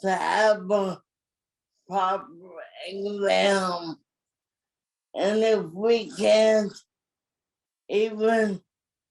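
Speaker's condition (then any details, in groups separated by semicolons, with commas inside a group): Cerebral palsy; from birth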